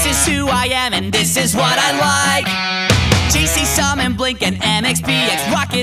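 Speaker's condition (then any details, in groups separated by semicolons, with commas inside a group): No condition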